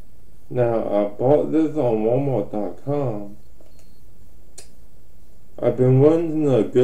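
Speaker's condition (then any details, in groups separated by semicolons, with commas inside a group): Ataxic cerebral palsy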